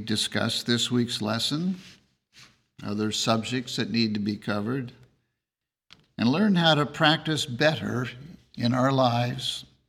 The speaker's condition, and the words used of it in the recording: No condition.